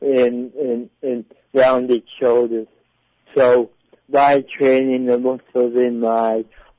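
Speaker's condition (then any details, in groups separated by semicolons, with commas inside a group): Cerebral palsy; predicted never to talk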